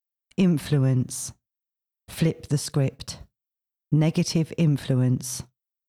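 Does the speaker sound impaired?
No.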